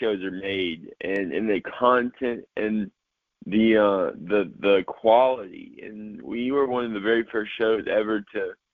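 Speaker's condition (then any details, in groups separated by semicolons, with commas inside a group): Cerebral palsy, mild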